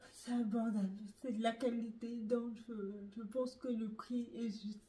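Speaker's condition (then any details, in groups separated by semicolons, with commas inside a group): Neurological dystonia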